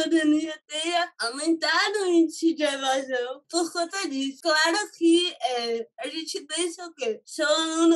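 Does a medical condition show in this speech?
Yes: cerebral palsy; from birth, motor sequelae.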